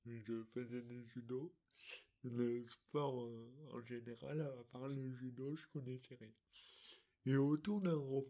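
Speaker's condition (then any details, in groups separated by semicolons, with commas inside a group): Dystonia; articulation difficulties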